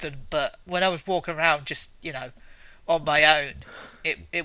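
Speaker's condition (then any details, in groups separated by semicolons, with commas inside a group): No condition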